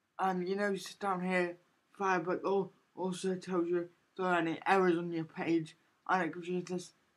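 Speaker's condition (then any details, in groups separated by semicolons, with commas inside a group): Cerebral palsy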